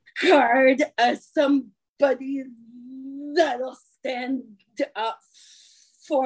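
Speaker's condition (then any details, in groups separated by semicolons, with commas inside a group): Stuttering; prolonged sounds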